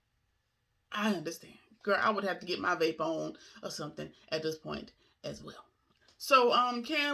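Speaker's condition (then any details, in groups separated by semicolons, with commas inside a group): No condition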